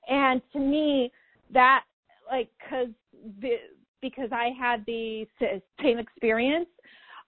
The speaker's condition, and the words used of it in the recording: Stuttering. Especially since I am one of the few stuttering female comics in the world.